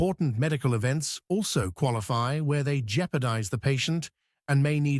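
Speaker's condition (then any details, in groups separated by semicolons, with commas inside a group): No condition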